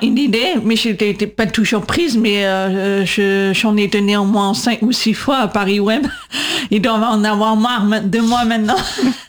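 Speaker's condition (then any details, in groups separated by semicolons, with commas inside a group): Deaf from birth; congenital deafness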